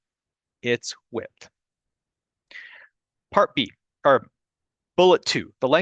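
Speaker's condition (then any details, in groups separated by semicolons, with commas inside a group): No condition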